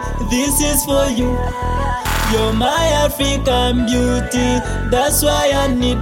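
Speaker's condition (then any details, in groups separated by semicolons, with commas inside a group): No condition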